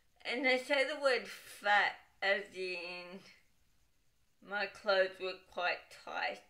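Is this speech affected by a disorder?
Yes: cerebral palsy, dystonic.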